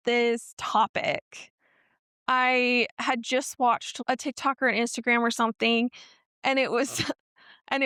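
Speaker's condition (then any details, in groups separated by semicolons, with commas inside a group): No condition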